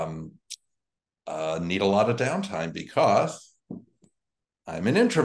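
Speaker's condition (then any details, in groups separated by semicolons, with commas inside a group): No condition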